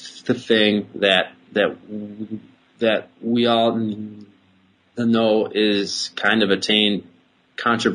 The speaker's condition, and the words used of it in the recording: Stuttering. But to me, it's just like I'm not caught up on a word for a super long time, like 10 seconds or whatever.